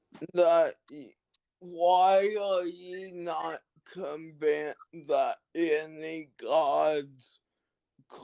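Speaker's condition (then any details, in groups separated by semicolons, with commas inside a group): Cerebral palsy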